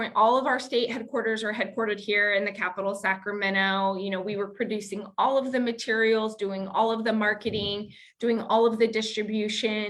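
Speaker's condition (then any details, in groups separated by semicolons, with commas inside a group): No condition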